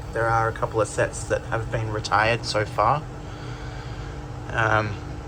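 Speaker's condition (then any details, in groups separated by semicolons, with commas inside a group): No condition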